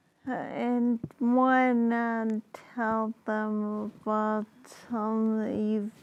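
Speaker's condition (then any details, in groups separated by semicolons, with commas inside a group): Ataxia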